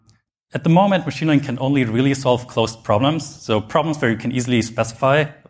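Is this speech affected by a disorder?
No.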